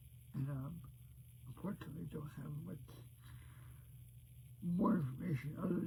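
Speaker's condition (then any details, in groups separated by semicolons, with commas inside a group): Cerebral palsy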